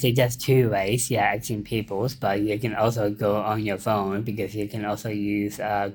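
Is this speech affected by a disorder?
Yes: Down syndrome; intellectual disability.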